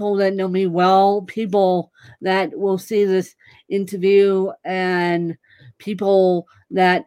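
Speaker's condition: Cerebral palsy; neurological

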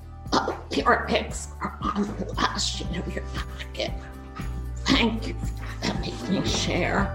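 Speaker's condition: Spasmodic dysphonia; trouble speaking during talk

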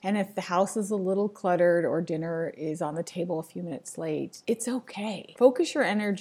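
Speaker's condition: No condition

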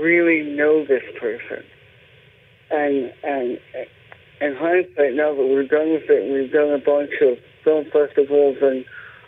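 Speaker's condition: Cerebral palsy; speech impediment while growing up

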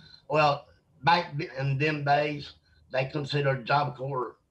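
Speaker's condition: Mosaic Down syndrome; age 56

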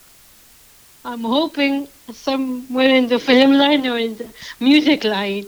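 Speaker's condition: Down syndrome

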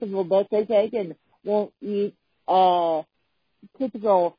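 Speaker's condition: Cerebral palsy; chronic physical disability

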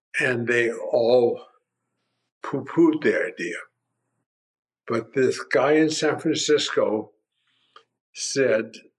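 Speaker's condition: Primary lateral sclerosis, mild; upper motor neuron, asymmetric left side, two cervical laminectomies, ALS clinic care; progressive disability, doing voice exercises, can still transfer, possible pseudobulbar affect; mild dysarthria, afternoon voice fatigue for 3-4 years, voice worsening, starting difficulty swallowing liquids

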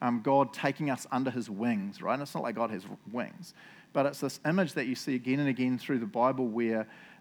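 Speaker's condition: No condition

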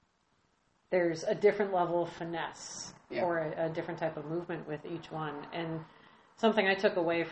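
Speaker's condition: No condition

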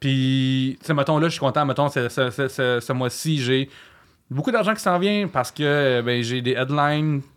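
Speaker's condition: Stuttering and cluttering; lifelong speech problem, long unrecognized, identified about a year ago; on Trois-Bières podcast saw self as the one people could not understand; repeated sounds

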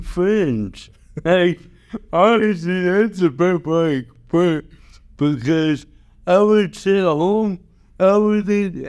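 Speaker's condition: Cerebral palsy

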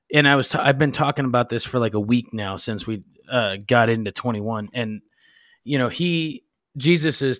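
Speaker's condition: No condition

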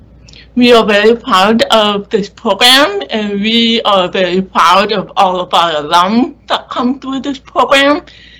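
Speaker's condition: Deaf or hard of hearing

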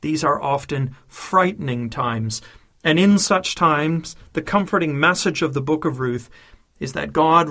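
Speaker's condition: No condition

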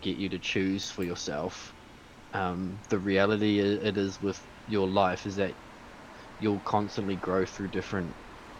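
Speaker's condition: No condition

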